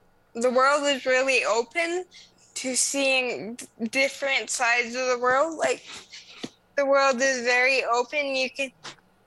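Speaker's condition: Cerebral palsy; congenital spastic cerebral palsy

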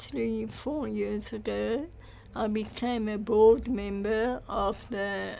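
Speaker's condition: Cerebral palsy; caused by lack of oxygen to brain

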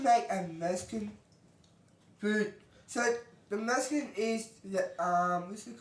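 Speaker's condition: Down syndrome; words hard to make out, carrot misheard as coward

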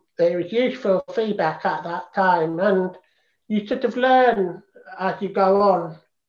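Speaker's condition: Profound deafness; congenital, diagnosed at 2.5 years, no language before diagnosis, cochlear implant about 9 years ago; learned to speak via speech trainer, mimicking mother's sounds, hours daily, uses sign language socially

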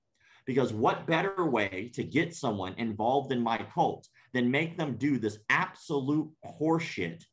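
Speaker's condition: Cleft palate; congenital cleft palate

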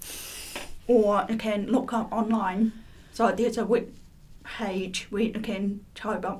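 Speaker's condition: Profound deafness

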